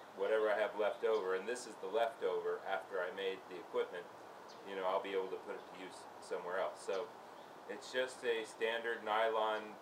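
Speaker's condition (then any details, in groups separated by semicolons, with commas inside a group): No condition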